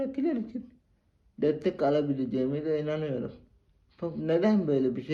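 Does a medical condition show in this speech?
Yes: cerebral palsy; spastic type.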